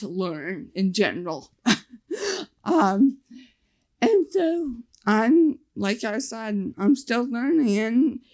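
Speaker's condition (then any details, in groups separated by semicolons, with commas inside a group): Facial paralysis (nf2-swn)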